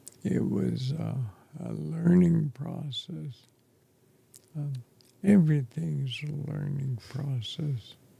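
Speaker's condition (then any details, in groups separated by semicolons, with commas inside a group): ALS; affects chest and throat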